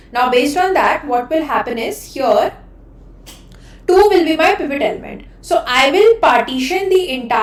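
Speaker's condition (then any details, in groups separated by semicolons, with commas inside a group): No condition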